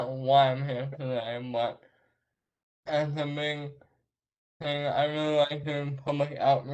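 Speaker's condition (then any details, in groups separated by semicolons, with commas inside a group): Traumatic brain injury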